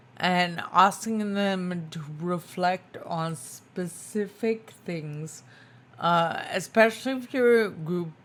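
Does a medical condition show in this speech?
Yes: spinocerebellar ataxia type 2, SCA2; tongue.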